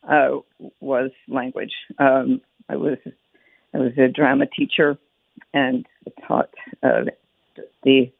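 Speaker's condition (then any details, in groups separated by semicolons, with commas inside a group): Aphasia after hemorrhagic stroke; hemorrhagic stroke in 2006, frontal lobe surgically removed, 2.5 months hospital and rehab, speech pathologist; writing, listening and another language skill very difficult, speaking reported good, some losses permanent; speaks very well by own account, relearned language from scratch, communicates clearly per host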